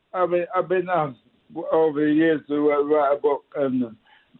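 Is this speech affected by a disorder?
Yes: motor neuron disease; diagnosed about 3 years ago.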